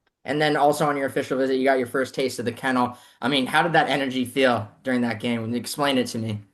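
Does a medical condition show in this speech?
No.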